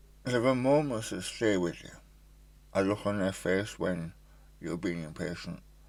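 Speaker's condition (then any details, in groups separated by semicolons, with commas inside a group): Stage 4 tongue cancer, hemiglossectomy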